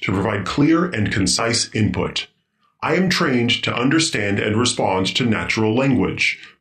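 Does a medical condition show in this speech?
No.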